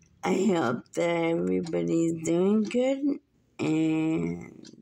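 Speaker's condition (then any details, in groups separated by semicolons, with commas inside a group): Muscular dystrophy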